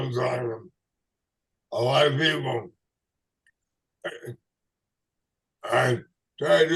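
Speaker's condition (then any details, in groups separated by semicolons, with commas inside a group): ALS/MND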